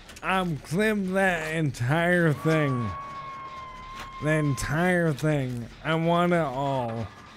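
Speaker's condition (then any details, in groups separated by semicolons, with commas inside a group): ALS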